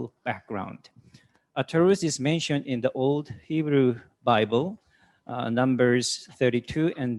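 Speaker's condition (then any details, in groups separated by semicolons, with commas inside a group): No condition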